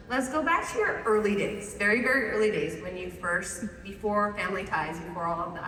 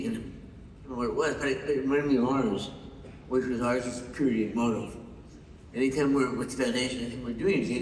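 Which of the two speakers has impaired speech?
The second: Parkinson's; over seven years since diagnosis; recent falls, broken arm, shoulder, face; loses train of thought mid-sentence.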